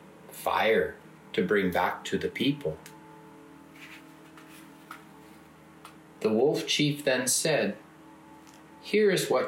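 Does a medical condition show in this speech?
No.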